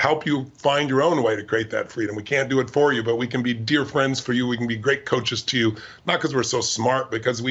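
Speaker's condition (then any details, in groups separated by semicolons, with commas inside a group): No condition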